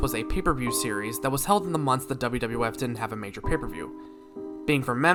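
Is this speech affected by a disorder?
No.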